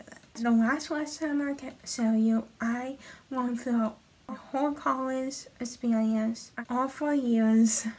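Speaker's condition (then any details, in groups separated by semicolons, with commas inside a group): Hemiplegic cerebral palsy; right hemiplegia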